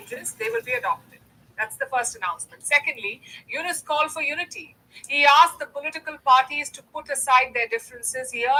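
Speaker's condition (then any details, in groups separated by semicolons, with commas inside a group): No condition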